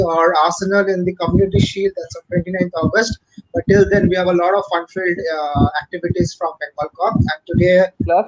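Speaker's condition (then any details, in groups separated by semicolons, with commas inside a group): No condition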